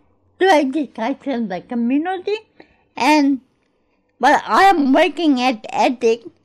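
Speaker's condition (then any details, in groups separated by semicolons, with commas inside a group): Cerebral palsy; born in Greece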